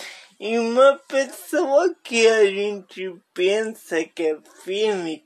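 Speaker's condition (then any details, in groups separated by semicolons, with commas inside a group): Paralysis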